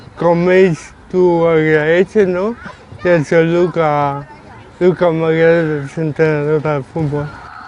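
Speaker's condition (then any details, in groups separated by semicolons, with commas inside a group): Cerebral palsy; physical form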